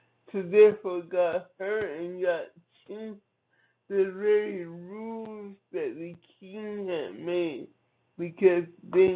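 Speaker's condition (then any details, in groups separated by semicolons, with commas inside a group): Cerebral palsy; from birth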